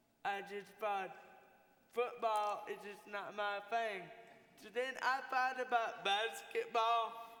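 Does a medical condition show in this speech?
Yes: cerebral palsy; from birth, uses wheelchair.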